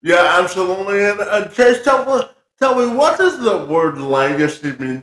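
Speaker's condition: Cerebral palsy; muscles lost faster without regular activity

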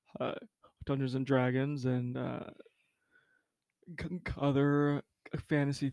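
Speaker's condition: Stutter; stutter since earliest speech, cause unknown, school speech therapy until about fifth grade, then stopped; no current therapy; stutter present, likened to a D&D streamer's stutter; prolonged sounds, blocks

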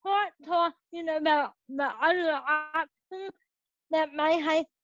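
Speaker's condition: Cerebral palsy; present from birth; age 21

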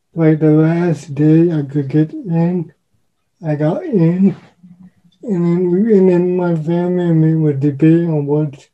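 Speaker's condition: Cerebral palsy; uses wheelchair

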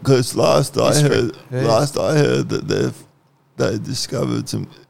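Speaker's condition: Cerebral palsy; once cold stays cold

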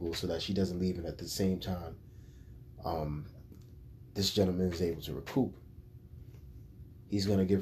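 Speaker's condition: No condition

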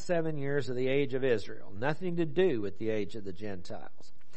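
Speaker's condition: No condition

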